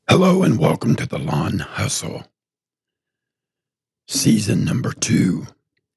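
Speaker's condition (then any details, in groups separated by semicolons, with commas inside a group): Partial laryngectomy from throat cancer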